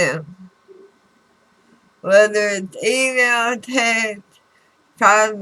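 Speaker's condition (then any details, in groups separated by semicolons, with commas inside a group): Throat cancer radiation damage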